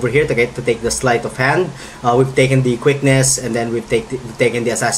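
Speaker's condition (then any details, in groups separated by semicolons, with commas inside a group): No condition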